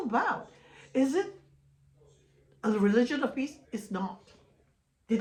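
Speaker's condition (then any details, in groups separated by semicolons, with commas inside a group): No condition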